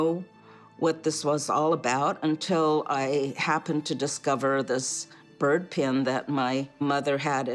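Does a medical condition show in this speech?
No.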